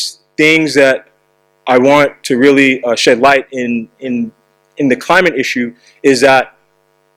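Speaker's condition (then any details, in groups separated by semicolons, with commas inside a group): No condition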